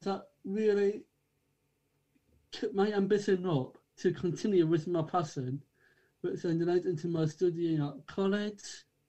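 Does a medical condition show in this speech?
Yes: Down syndrome; from birth.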